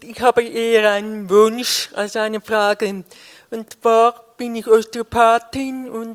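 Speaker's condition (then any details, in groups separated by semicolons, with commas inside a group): Deafness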